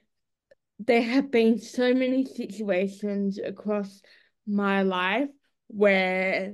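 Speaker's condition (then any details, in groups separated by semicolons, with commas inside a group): Cerebral palsy; eye-controlled speech-generating device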